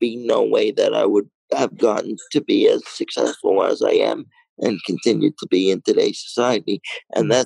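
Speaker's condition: Cerebral palsy, mild

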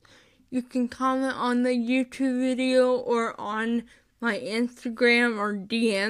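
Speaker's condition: Cerebral palsy; chronic illness and disability

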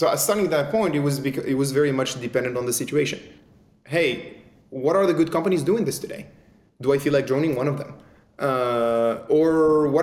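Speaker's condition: No condition

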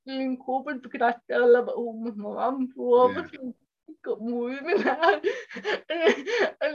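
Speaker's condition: Cerebral palsy; speech impairment

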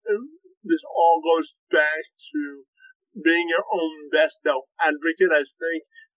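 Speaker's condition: Cerebral palsy, spastic quadriplegia

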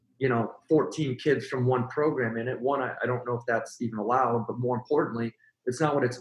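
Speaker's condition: No condition

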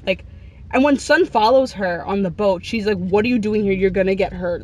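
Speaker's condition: No condition

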